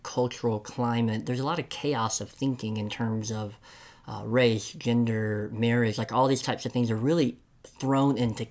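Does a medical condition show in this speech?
Yes: cleft lip and palate; congenital.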